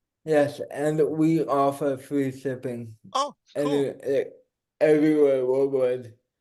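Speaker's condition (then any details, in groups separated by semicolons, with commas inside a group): Cerebral palsy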